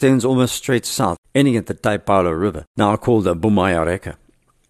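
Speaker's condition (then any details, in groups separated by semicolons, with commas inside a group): No condition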